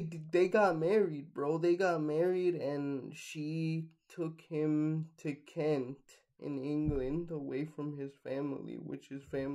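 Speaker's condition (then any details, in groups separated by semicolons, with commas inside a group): Cerebral palsy, mixed, mild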